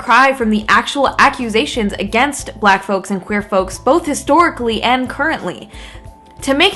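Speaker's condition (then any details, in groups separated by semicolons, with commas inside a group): No condition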